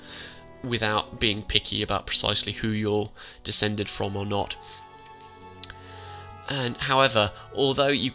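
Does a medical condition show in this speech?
No.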